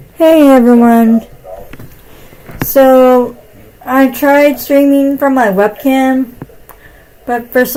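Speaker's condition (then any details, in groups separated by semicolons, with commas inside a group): Cerebral palsy, spastic; from birth, muscle spasms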